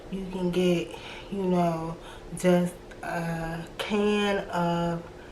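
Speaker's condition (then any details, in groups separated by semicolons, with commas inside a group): Cerebral palsy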